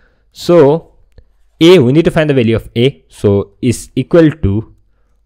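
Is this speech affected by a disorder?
No.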